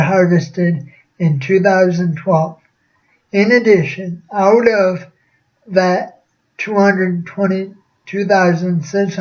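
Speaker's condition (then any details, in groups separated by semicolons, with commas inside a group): Cerebral palsy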